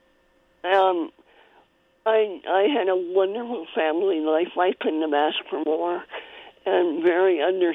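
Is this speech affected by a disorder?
Yes: cleft palate; congenital cleft palate, spoon-fed in early childhood around age three.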